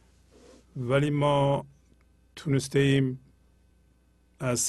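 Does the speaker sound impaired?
No.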